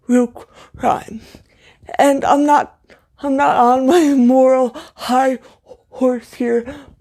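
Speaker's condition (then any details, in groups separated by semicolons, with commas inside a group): Cerebral palsy, severe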